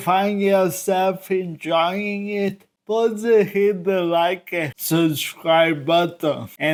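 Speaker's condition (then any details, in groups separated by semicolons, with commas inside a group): Cerebral palsy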